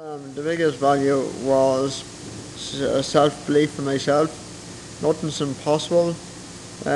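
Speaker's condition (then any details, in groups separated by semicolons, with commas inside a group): Cerebral palsy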